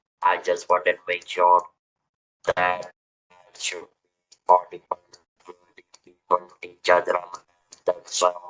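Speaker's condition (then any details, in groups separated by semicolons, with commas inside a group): Throat cancer, electrolarynx user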